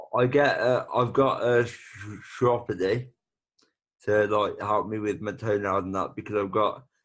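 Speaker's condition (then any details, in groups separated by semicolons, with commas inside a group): Brain bleed with facial paralysis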